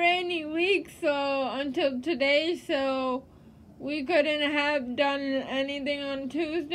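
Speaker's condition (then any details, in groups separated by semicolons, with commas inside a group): Cerebral palsy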